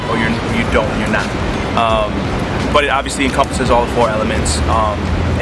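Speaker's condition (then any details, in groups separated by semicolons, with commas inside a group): No condition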